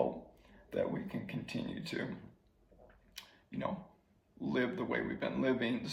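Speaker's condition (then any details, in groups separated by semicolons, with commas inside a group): ALS; slowly progressing ALS, feeding tube; swallowing increasingly difficult, soft spoken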